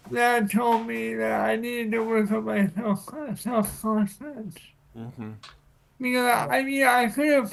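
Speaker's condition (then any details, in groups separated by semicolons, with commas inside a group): Cerebral palsy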